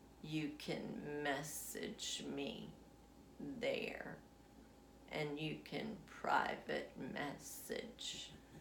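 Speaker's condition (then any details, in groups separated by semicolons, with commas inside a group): Essential tremor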